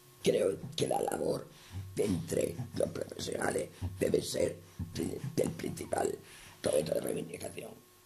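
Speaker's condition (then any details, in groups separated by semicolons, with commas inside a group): Total laryngectomy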